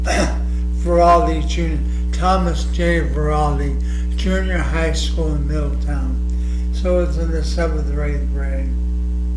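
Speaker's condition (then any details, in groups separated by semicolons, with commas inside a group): ALS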